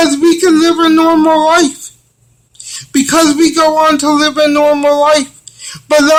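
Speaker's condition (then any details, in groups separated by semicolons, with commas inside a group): Cerebral palsy; from birth; physical therapy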